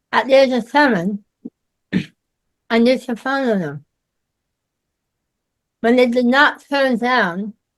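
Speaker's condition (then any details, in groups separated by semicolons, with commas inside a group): Myasthenia gravis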